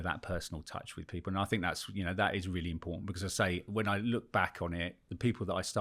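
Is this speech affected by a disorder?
No.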